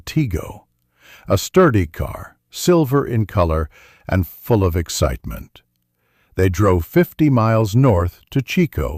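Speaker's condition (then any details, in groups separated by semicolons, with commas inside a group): No condition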